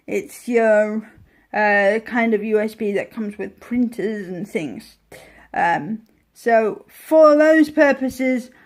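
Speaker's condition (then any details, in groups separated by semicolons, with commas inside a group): Cerebral palsy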